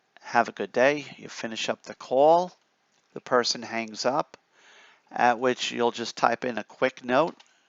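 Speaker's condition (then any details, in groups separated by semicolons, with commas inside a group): No condition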